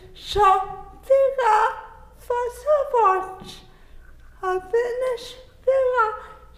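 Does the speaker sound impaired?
Yes: cerebral palsy; cerebral palsy from birth, dictates texts for another person to write down; listeners sometimes misunderstand words, difficulty with punctuation when writing.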